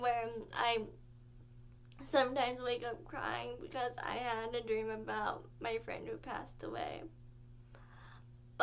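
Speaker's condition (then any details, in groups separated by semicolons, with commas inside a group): Cerebral palsy; spastic type, prenatal stroke, whole body, right side weakest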